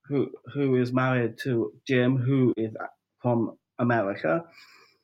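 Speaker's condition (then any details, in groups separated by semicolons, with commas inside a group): Down syndrome; 45 years old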